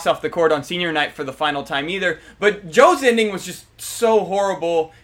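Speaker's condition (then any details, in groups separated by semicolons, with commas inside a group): No condition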